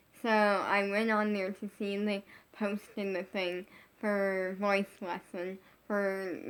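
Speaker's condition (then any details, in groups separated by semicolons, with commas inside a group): Brain injury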